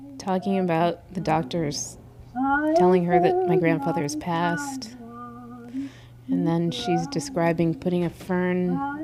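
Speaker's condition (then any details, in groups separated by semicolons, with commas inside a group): No condition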